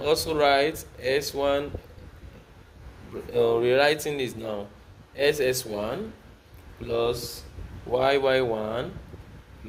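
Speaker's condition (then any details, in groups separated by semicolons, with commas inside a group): No condition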